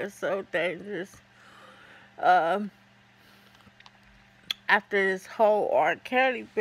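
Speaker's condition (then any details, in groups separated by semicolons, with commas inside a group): ALS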